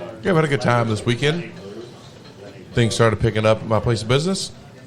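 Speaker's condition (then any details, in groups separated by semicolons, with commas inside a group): No condition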